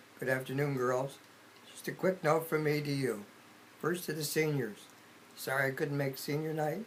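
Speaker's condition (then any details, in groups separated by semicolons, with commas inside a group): Amyotrophic lateral sclerosis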